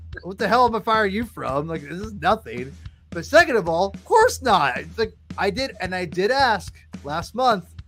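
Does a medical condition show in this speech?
No.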